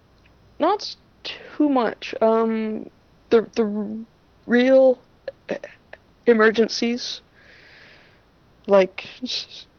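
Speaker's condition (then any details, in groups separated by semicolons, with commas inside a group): Stuttering; familial stuttering, oldest and youngest maternal uncles stutter, possibly a great uncle, very little therapy around age six; stutter noticeable to listeners, self-revealing; repeated words, prolonged sounds, blocks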